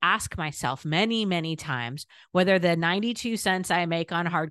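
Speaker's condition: No condition

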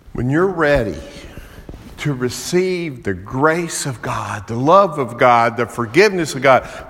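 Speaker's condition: No condition

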